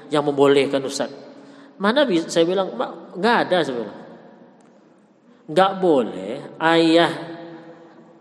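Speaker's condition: No condition

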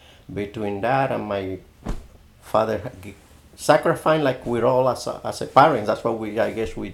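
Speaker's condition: No condition

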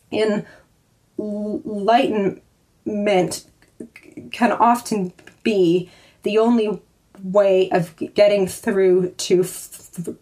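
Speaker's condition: Stammering; stammer since childhood; stammer somewhat unpredictable, switches words to hide it less than most people who stammer; blocks

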